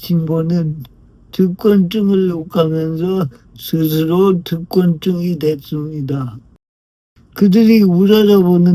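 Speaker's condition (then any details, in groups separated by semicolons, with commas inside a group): Brain lesion disability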